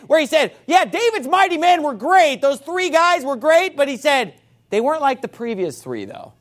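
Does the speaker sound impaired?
No.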